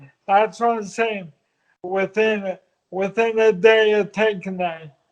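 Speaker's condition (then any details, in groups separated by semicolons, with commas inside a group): Multiple sclerosis; voice stronger after treatment, breathing laboured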